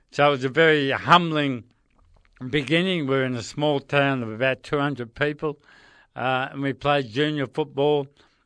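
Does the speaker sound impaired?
Yes: motor neurone disease; voice affected, speech noticeably changed.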